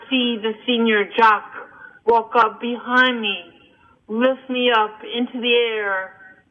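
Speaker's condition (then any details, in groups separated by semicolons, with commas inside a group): Cerebral palsy and hearing loss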